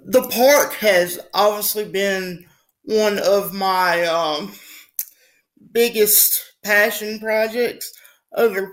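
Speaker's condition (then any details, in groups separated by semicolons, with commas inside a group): Spastic quadriplegic cerebral palsy; speech sometimes affected if not careful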